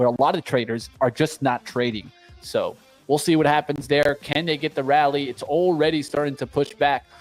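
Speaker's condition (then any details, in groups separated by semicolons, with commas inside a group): No condition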